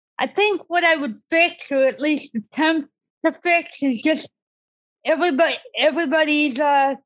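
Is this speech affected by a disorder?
Yes: cerebral palsy; disability since childhood.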